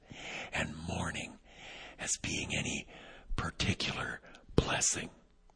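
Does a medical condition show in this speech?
Yes: vocal cord paralysis, unilateral.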